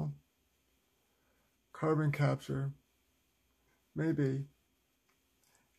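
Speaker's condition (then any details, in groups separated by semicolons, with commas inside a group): Cerebral palsy, spastic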